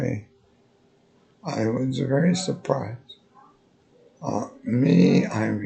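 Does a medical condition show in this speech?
Yes: multiple sclerosis.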